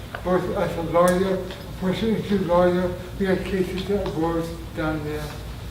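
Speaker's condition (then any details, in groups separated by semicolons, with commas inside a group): Traumatic brain injury; near-fatal injury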